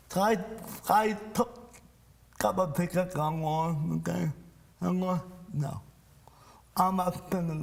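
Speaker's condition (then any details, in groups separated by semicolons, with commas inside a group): Cerebral palsy; from birth; speech impairment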